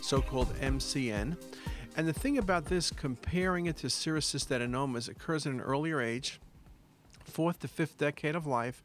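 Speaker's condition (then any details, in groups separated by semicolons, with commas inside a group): No condition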